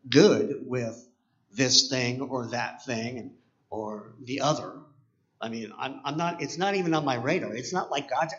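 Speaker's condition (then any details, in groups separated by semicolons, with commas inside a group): Cleft palate; congenital cleft palate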